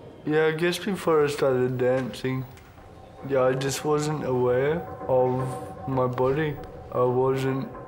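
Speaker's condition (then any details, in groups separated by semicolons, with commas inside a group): Ataxic cerebral palsy; diagnosed around 18 months old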